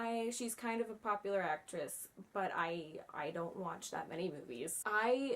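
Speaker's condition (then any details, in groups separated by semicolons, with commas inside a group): No condition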